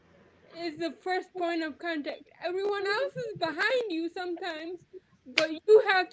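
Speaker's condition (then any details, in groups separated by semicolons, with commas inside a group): Quadriplegic cerebral palsy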